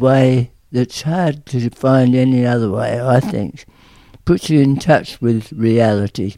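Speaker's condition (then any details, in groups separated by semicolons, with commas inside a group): Tongue cancer; aggressive tongue cancer, radiotherapy and chemotherapy, stomach feeding tube for swallowing problems after treatment; speech and swallowing problems persist to a certain extent; lasting speech and swallowing problems, still present to a certain extent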